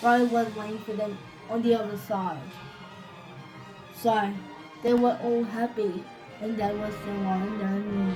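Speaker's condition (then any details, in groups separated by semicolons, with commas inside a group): Cerebral palsy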